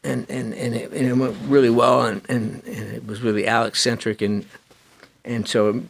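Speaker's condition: Parkinson's disease; young onset, diagnosed at age 29; spinal surgery about a year ago, massive rehabilitation, relearned walking, now no cane or walker

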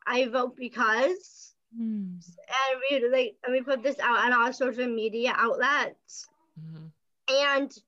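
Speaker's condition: Down syndrome

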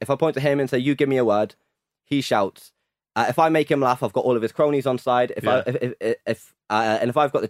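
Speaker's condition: Stutter; stutter since at least age 14 to 15, still ongoing, over 10 years of freestyle singing; still has a stutter; stutters on spontaneous comebacks, fluent when singing, talking in rhythm or over a beat; repeated sounds, prolonged sounds

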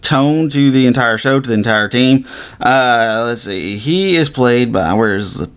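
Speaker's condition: No condition

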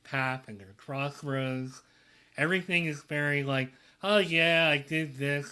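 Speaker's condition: Cleft lip and palate

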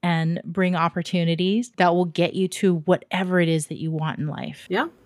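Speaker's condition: No condition

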